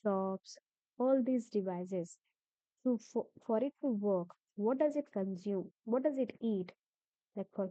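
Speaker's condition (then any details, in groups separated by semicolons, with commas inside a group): No condition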